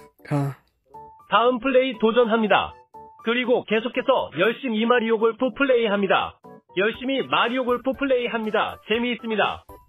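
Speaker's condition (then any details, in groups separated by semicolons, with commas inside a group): No condition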